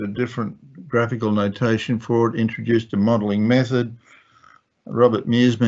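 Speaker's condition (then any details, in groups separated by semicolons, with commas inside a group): No condition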